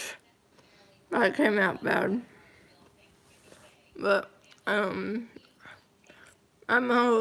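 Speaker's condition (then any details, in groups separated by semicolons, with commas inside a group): Cerebral palsy, mild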